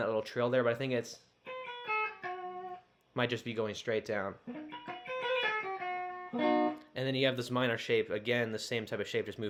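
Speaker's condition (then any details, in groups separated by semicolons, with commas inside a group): No condition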